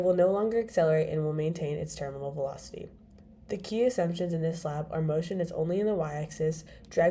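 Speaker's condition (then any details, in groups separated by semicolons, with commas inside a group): No condition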